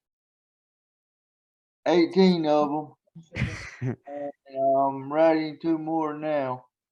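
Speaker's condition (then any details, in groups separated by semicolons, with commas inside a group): Traumatic brain injury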